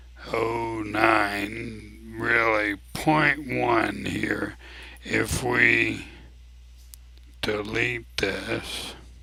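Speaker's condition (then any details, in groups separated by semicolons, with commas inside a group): ALS; abnormally slow voice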